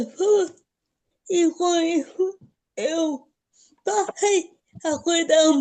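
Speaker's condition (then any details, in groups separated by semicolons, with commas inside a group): Cerebral palsy; from birth, delivery problems, affects balance for walking and speaking; moderate severity; affects speech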